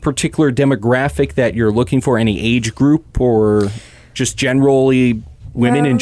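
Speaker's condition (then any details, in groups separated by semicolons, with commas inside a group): No condition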